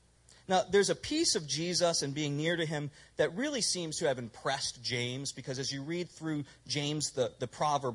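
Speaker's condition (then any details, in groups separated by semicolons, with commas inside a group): No condition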